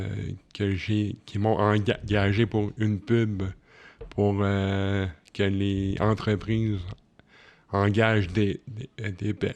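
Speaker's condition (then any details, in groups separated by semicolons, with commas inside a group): Cerebral palsy; from birth, oxygen lack, legs weak, learning difficulties; physiotherapy and occupational therapy; possibly unclear speech but understandable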